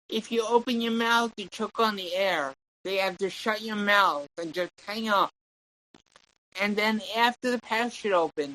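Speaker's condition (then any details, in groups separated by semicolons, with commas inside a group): Cerebral palsy; tongue and legs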